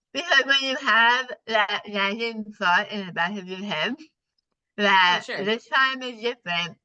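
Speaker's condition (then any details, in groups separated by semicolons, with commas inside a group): Partial glossectomy for tongue cancer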